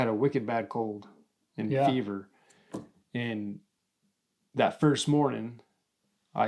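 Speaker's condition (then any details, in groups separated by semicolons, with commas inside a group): No condition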